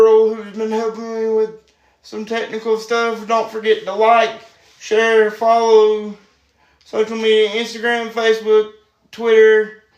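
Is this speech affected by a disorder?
Yes: spastic quadriplegic cerebral palsy.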